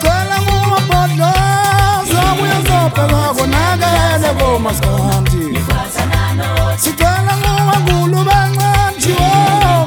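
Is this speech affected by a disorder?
No.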